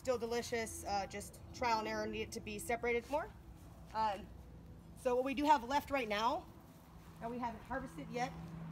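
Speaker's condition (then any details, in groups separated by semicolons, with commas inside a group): No condition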